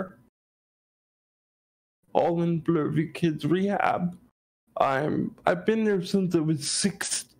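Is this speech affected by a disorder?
Yes: cerebral palsy.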